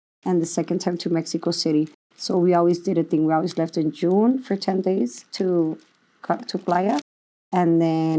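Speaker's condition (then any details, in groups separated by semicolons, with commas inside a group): No condition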